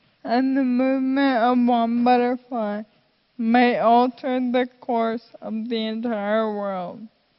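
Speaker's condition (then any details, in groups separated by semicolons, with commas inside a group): Friedreich's ataxia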